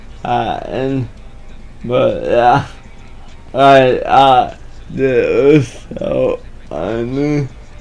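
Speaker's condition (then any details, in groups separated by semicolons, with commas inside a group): Cerebral palsy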